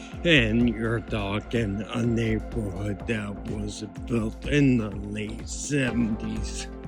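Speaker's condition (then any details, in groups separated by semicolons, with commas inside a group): Ataxia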